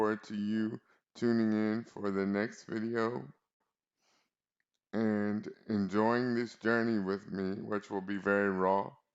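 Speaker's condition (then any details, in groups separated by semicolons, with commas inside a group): Cerebral palsy; spastic quadriplegia, relies on caregivers; 46 years old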